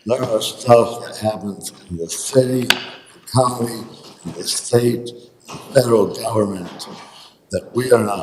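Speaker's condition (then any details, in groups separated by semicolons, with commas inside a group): Traumatic brain injury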